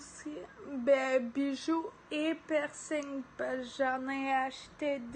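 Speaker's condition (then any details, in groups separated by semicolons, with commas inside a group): Ataxia; degenerative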